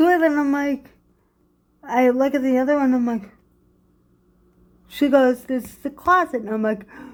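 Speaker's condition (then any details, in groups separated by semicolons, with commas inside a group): Cerebral palsy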